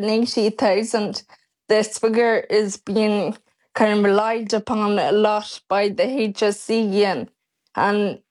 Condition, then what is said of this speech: Ataxia. And then my speech each year has drastically declined, to the point where this year I've had to record my voice